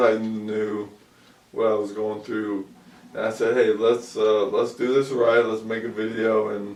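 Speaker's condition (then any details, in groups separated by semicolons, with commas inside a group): ALS; about 2 years since onset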